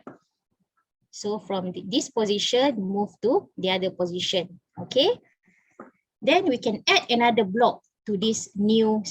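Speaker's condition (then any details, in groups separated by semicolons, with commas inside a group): No condition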